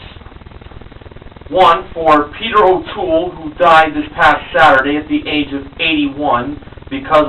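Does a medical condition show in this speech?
No.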